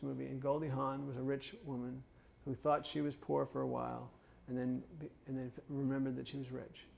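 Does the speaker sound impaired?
Yes: Parkinson's; speech therapy judged unnecessary.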